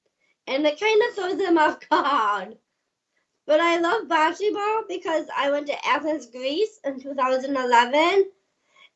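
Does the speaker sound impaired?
Yes: Down syndrome.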